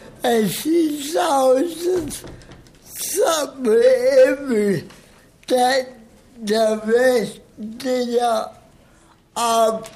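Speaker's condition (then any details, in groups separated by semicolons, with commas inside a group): Cerebral palsy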